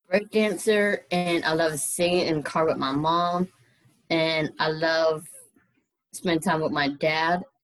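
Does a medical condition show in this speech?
Yes: Down syndrome; trisomy 21, heart surgery in childhood, eye surgery, other childhood surgeries, thyroid removed; age 22.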